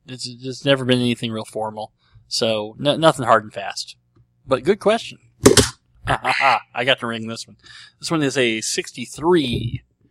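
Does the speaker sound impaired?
Yes: cleft lip and palate; treated as a baby.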